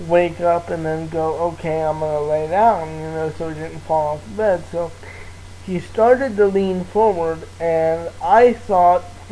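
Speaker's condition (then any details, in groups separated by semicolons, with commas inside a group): Cerebral palsy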